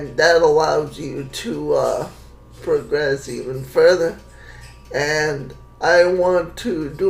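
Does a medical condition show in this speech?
Yes: cerebral palsy.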